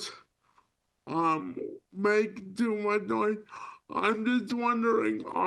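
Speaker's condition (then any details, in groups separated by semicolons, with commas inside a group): Spastic cerebral palsy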